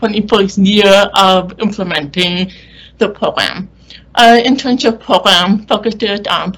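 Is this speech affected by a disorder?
Yes: deaf or hard of hearing; cannot hear boarding announcements at gate.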